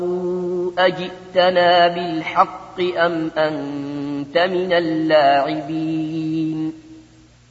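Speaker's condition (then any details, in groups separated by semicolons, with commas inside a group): No condition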